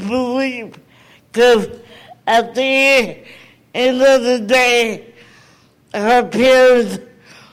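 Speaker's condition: Cerebral palsy; never received needed therapy

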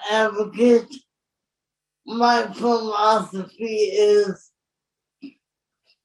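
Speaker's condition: Cerebral palsy; age 51

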